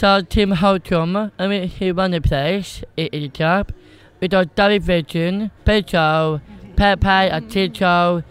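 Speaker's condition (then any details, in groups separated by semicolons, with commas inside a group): Down syndrome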